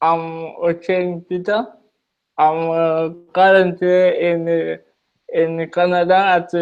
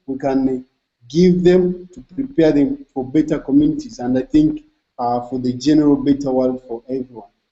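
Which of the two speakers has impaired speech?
The first: cerebral palsy.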